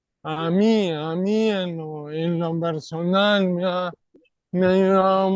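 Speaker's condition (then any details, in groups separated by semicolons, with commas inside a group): ALS; non-bulbar form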